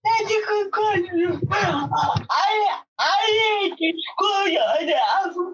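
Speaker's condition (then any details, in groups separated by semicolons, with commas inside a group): Cerebral palsy; speech impairment, others may struggle to understand, interpreter revoices her words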